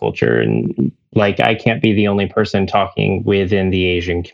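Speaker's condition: No condition

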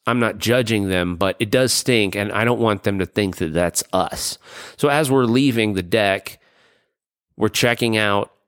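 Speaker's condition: No condition

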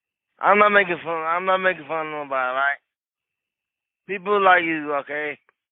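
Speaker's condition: Cerebral palsy; wheelchair user

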